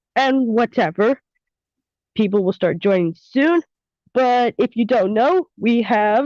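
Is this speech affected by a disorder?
No.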